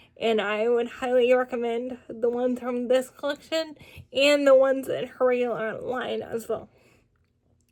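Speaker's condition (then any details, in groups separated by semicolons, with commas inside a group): Cerebral palsy, spastic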